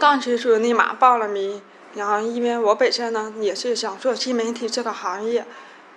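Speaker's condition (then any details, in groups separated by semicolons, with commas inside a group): Hearing impairment; daily word drills with parents speaking from behind, hundreds of repetitions, communication once judged poor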